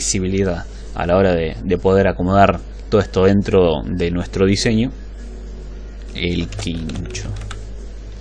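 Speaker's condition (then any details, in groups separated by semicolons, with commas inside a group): No condition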